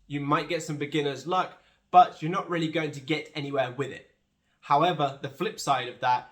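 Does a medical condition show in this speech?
No.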